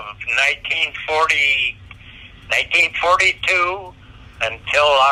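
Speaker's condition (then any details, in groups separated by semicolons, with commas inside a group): Parkinson's disease; on medication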